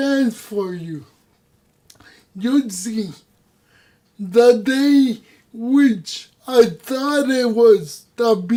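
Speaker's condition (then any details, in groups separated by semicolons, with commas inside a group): Cerebral palsy; voice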